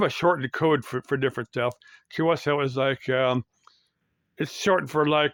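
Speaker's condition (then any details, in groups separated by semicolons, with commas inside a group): No condition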